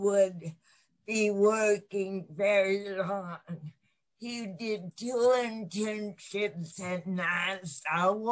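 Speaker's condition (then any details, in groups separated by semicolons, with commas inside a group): Cerebral palsy; lifelong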